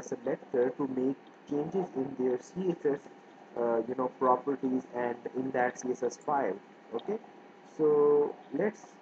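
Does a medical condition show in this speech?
No.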